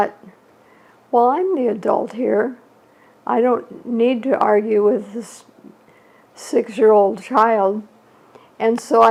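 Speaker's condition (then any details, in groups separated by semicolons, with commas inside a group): ALS; shortly after diagnosis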